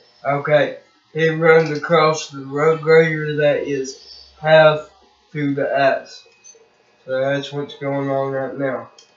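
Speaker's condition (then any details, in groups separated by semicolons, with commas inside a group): Cerebral palsy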